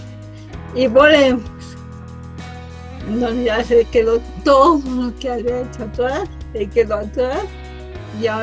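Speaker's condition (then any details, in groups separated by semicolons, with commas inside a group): Cerebral palsy from birth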